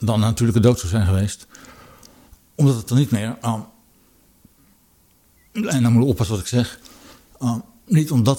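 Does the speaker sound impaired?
Yes: Parkinson's disease; brain disease for almost eight years, walks with cane, falls regularly, stayed in Parkinson clinic; becomes choked up discussing topic, attributed partly to Parkinson; speaks with difficulty, audibly so now, harder than before.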